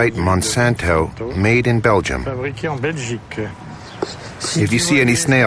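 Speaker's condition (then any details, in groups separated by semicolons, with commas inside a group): No condition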